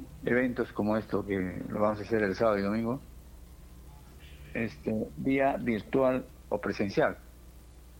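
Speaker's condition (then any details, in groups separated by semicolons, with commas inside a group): Parkinson's disease; 11 years since onset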